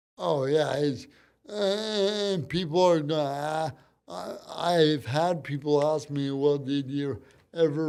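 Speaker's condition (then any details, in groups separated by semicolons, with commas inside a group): Cerebral palsy; from birth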